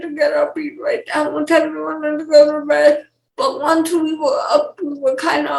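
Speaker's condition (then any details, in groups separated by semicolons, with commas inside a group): Cerebral palsy; wheelchair user; speech issues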